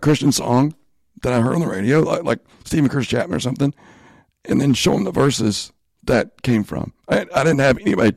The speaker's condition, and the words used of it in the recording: Spasmodic dysphonia. So, yeah, you have to excuse my voice. I've got this voice issue right now.